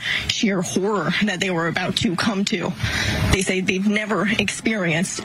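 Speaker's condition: No condition

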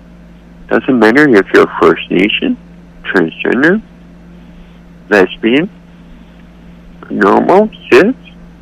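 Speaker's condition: Cerebral palsy; accepts own voice, declined voice surgery due to risk of losing speech

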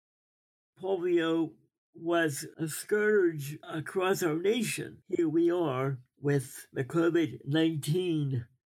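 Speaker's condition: Cerebral palsy; weekday resident at D.T. Watson Hospital ages four and five, learned walking with braces

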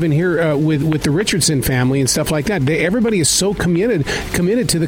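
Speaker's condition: No condition

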